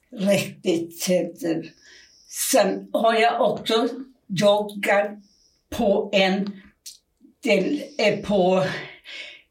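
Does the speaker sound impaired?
Yes: aphasia; aphasia from brain damage, at onset could not speak at all, partly recovered after time in Spain; member of aphasia association; knows words but cannot get them out, word-finding errors, garbled non-words, restarts, repetitions.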